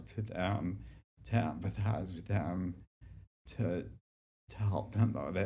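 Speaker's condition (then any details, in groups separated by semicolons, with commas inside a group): Dystonia; genetic dystonia, childhood onset, neck, right hand, mobility; deep brain stimulation, residual symptoms, neck contractions, no mobility aids; deep brain stimulation freed speech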